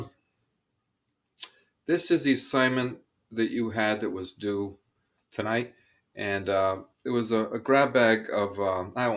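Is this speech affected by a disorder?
No.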